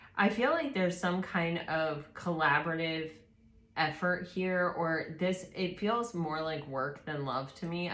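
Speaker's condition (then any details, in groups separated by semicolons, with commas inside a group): No condition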